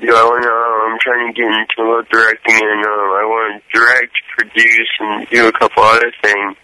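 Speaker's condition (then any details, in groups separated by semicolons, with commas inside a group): Cerebral palsy, mild; less stutter than the character portrayed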